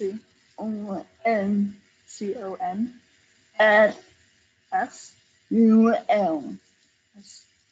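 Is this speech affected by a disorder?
Yes: cerebral palsy; present from birth.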